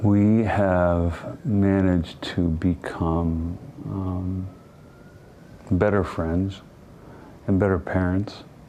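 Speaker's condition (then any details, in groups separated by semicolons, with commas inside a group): ALS; diagnosed under a year before death, one functioning arm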